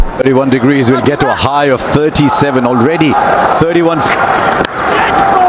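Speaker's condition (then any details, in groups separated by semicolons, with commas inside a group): No condition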